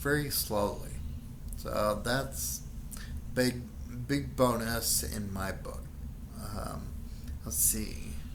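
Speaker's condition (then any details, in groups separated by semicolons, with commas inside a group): Friedreich's ataxia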